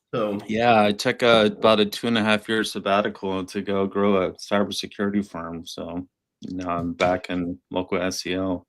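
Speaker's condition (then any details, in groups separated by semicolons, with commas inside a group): No condition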